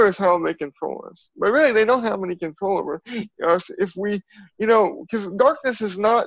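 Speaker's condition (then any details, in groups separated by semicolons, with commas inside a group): Cerebral palsy; from birth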